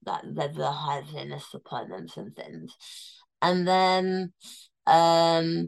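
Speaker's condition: Tongue cancer, near-total glossectomy; stage 4 tongue cancer, near-total tongue removal, 5 millimeters left, temporary tracheostomy, immunotherapy around surgery

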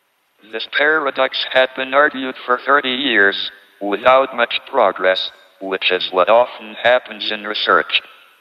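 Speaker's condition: ALS, tracheotomy, speech-generating device; speaks only through computerized speech synthesizer with American voice

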